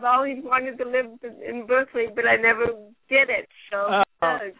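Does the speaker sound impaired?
Yes: cerebral palsy; since birth.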